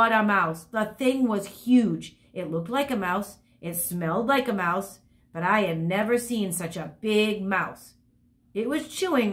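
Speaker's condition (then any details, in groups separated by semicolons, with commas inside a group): No condition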